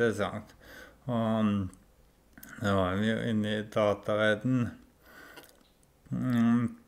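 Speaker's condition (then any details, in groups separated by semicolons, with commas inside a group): ALS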